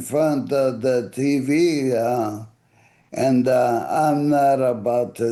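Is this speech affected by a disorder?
Yes: ALS; voice affected and fading.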